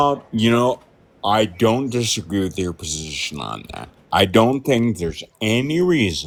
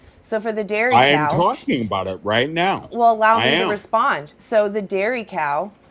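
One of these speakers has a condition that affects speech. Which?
The first: multiple sclerosis; altered speech, may sound inebriated.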